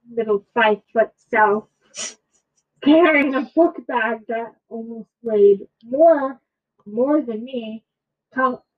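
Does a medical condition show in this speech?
Yes: cerebral palsy; from birth, 22 years, brain not connecting properly to muscles, trouble walking, mild learning disability; was in speech therapy.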